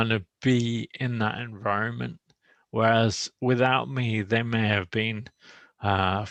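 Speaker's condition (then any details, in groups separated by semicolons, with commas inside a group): Motor neuron disease; speech a little slow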